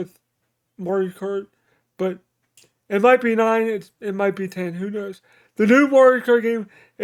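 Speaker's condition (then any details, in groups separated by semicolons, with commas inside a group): Cerebral palsy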